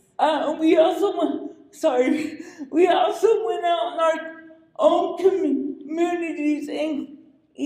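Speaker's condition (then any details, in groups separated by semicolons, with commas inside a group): Cerebral palsy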